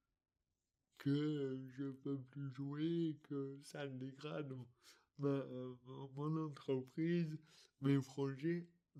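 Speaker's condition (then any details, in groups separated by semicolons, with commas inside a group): Dystonia; articulation difficulties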